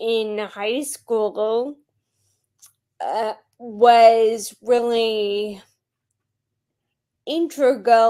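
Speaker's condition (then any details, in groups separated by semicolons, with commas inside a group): Friedreich's ataxia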